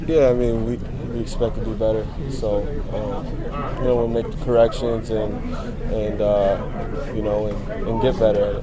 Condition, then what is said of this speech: None; typical speech.